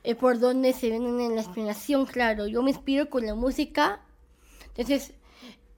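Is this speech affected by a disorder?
Yes: Down syndrome; present from birth.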